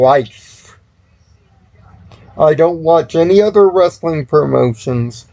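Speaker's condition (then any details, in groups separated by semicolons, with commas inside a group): Cerebral palsy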